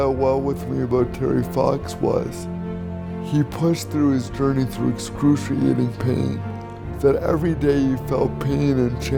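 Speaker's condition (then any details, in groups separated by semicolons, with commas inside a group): Cerebral palsy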